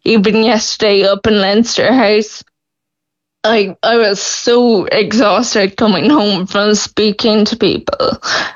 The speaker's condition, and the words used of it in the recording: Ataxia. Even yesterday up in Leinster House, I was so exhausted coming home from speaking to people.